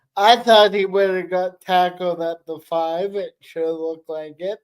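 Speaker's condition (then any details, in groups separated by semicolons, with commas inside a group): Cerebral palsy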